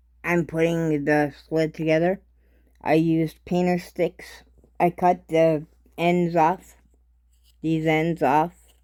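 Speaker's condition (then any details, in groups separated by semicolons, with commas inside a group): Cerebral palsy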